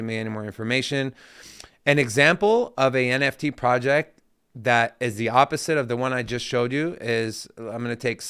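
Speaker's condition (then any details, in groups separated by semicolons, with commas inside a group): No condition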